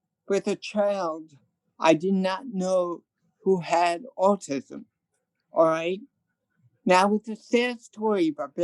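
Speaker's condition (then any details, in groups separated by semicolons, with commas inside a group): Cerebral palsy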